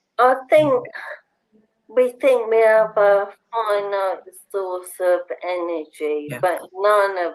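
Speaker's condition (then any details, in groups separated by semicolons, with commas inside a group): Motor neurone disease; bulbar onset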